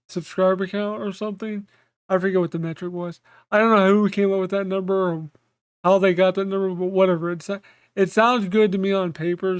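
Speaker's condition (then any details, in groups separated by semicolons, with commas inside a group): Cerebral palsy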